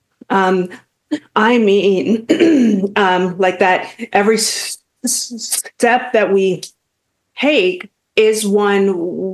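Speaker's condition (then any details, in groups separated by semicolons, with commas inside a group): Stuttering; lifelong stuttering; pursues public speaking to face fear of talking, still stutters, feels vulnerable on podcasts; long-standing fear of talking, past avoidance of carrying conversations, stuttering held back career; repeated sounds, prolonged sounds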